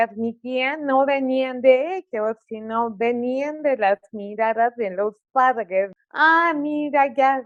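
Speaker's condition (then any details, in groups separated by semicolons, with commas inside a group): Cerebral palsy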